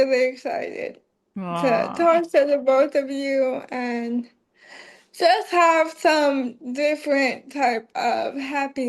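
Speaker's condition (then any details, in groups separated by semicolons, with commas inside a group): ALS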